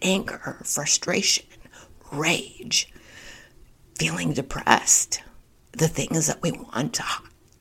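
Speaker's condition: Spasmodic dysphonia; holistic treatment with Dr. Chang and Dr. Lin, new diet, not using Botox

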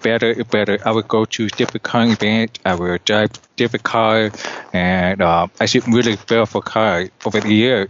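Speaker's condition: Deafness; cannot hear well

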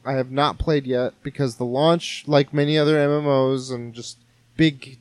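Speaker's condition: No condition

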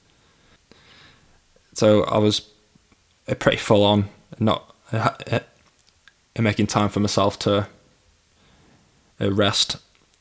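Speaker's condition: Stammer; past exposure therapy, 10-week CBT course from age 22; stammers more when nervous, pauses before answering, avoids phone use, no stammer in inner monologue; prolonged sounds, blocks

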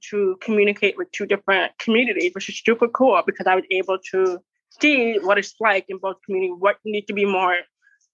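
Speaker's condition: Deaf; wears hearing aid

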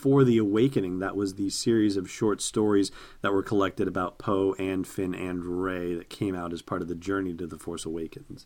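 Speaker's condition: No condition

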